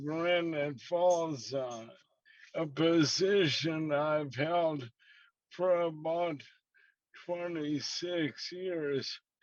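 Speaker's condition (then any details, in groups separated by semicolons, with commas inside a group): ALS; slow progressing form; diagnosed about two years ago; affected, listeners may need repeats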